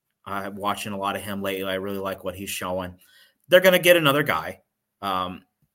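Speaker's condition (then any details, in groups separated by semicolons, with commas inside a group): No condition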